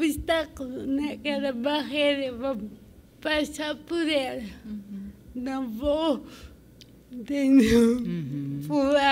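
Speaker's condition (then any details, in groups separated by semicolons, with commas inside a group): Cerebral palsy; from birth, medical negligence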